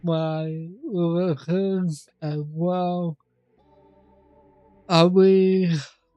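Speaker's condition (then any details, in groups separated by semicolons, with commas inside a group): Cerebral palsy; affects voice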